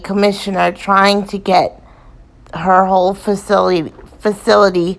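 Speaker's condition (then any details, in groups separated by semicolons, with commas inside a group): Cerebral palsy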